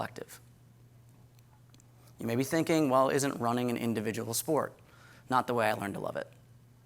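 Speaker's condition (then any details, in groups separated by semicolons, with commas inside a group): No condition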